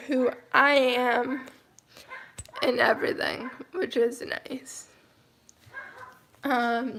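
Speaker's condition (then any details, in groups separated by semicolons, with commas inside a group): Cerebral palsy, mild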